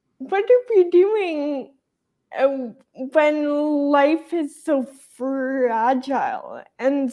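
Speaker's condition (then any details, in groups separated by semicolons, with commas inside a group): Traumatic brain injury; still slows things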